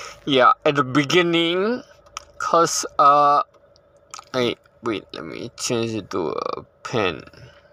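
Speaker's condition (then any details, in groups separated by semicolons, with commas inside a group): Ataxia; spinocerebellar, progressive degenerative, began with trembling hands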